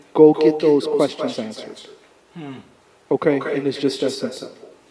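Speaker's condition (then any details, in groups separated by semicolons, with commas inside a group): No condition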